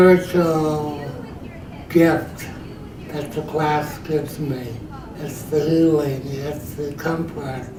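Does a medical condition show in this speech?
Yes: Parkinson's disease; several years since onset, dance as physical therapy.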